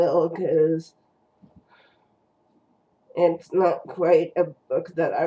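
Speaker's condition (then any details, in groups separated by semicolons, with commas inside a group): Cerebral palsy; first word not said quite right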